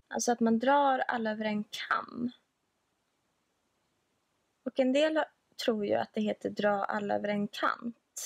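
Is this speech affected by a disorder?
No.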